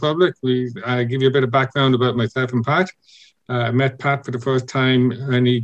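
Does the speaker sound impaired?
Yes: congenital deafness; born deaf, cause unknown, not hereditary, undiagnosed for about 12 months; learned to speak via audiologists and speech therapist Jim from America, lip reading learned from Jim.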